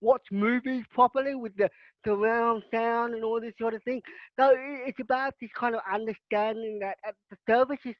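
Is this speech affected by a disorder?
Yes: cerebral palsy.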